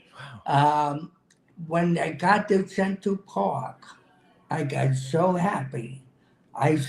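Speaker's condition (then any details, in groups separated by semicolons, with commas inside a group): Cerebral palsy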